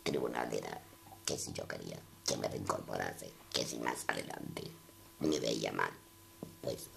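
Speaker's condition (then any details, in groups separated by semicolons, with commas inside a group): Total laryngectomy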